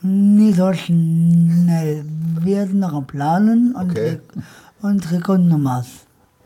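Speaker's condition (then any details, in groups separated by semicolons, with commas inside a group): Down syndrome; trisomy 21 from birth, born five weeks early, emergency surgery after birth in Hannover, formerly wore back corset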